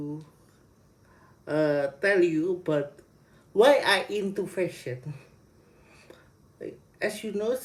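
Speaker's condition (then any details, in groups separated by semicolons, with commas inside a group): Cerebral palsy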